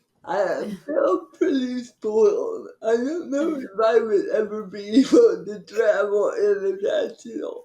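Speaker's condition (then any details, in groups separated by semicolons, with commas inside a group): Cerebral palsy; from birth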